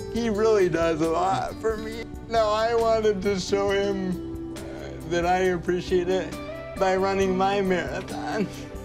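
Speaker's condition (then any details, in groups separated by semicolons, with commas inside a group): Cerebral palsy; unable to speak normally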